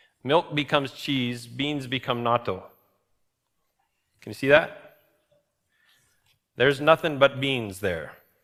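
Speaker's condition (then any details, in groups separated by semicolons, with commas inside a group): No condition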